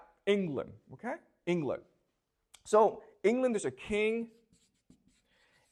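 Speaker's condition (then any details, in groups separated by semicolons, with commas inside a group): No condition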